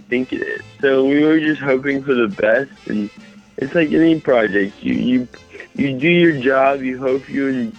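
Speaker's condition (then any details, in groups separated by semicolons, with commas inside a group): Mild cerebral palsy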